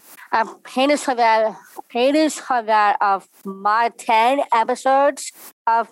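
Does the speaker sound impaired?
Yes: Down syndrome; congenital.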